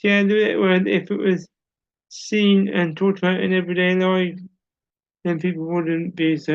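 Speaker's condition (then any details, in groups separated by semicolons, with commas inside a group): Cerebral palsy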